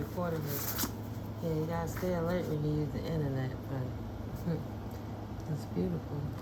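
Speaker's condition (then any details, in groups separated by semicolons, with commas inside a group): No condition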